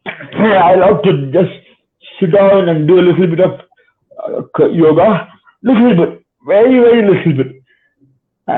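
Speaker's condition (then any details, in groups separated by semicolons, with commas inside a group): Cerebral palsy; spastic type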